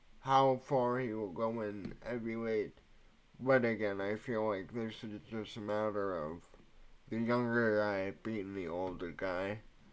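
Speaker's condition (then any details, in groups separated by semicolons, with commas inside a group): Cerebral palsy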